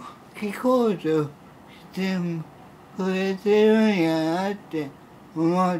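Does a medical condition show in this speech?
Yes: cerebral palsy; severe, uses a wheelchair.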